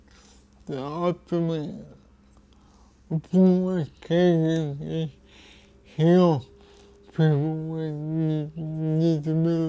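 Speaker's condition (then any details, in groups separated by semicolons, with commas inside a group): Cerebral palsy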